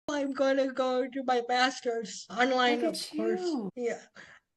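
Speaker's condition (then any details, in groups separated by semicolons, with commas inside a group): Spastic quadriplegic cerebral palsy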